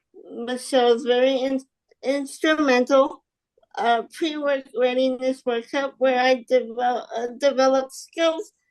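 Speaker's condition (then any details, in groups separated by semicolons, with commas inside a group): Spastic quadriplegic cerebral palsy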